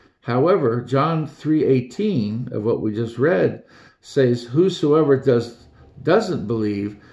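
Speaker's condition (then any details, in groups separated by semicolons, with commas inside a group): No condition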